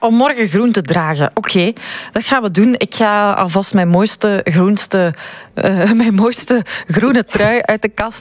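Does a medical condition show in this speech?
No.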